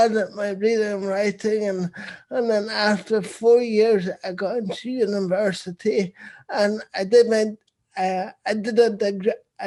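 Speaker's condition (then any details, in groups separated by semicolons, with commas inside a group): Cerebral palsy; cerebral palsy, since childhood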